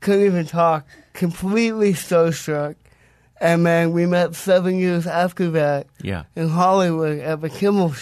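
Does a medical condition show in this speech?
Yes: cerebral palsy; present from birth, doctors doubted guitar playing.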